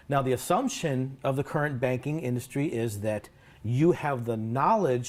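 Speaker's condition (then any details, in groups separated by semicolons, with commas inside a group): No condition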